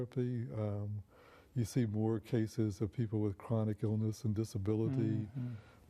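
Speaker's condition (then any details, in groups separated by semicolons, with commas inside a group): No condition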